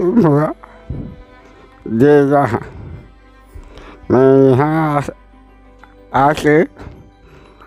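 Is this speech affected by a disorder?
Yes: mouth cancer; tongue cancer, inoperable; chemotherapy, then chemoradiation 33 sessions, reported improved; could not eat by mouth, tube fed.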